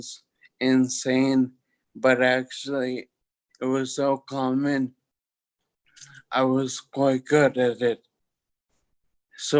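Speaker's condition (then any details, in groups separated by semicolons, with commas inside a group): Toxic leukoencephalopathy, locked-in syndrome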